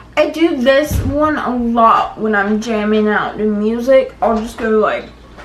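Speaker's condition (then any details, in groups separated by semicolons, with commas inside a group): Cerebral palsy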